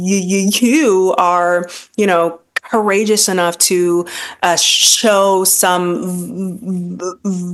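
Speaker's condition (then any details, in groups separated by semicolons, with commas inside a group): Stuttering; lifelong stuttering; pursues public speaking to face fear of talking, still stutters, feels vulnerable on podcasts; long-standing fear of talking, past avoidance of carrying conversations, stuttering held back career; repeated sounds, prolonged sounds, blocks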